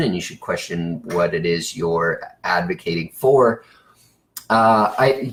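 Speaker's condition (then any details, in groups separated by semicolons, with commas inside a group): No condition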